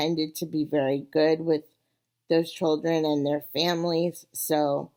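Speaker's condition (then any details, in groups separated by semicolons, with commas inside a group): Cerebral palsy; wheelchair user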